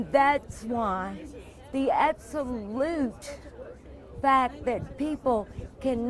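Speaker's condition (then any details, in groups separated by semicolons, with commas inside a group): Cerebral palsy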